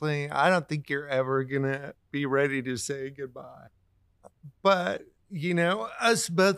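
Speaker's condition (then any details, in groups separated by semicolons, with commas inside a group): Cerebral palsy; pretty able-bodied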